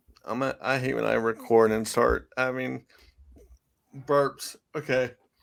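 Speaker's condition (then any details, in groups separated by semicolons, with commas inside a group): Cerebral palsy; from birth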